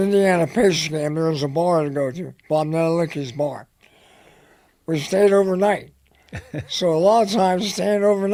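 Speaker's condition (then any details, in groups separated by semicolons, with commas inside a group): Head and neck cancer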